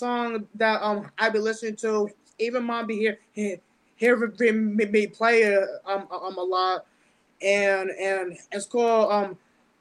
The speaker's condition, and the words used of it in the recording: Stuttering. And for a couple of years I will always think that because I stutter and people's gonna be making fun of me or looking at me